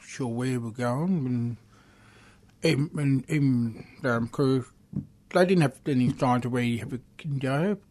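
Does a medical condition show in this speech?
Yes: deafness; asks others to speak slowly, struggles when people talk quickly.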